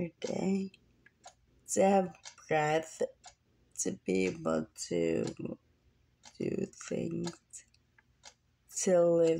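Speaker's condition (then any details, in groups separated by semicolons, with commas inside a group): Muscular dystrophy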